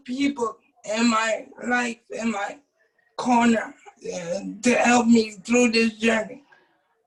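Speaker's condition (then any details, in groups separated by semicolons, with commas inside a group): Cerebral palsy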